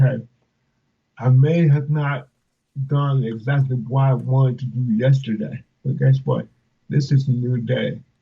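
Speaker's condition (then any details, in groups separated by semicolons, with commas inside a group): Cerebral palsy; affects speech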